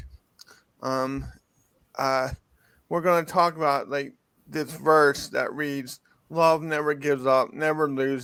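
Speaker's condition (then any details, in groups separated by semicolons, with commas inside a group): Cerebral palsy; from birth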